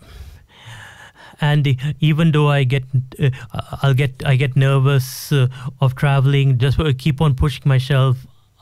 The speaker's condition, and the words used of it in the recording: Stuttering. Also, for me, because of my mild autism, people would misunderstand the fact that maybe my stammering problem at times,